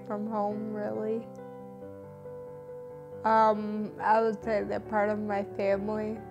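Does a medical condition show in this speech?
Yes: Friedreich's ataxia; neurological, nerves and muscles weaken; onset around age eight, balance loss, uses wheelchair.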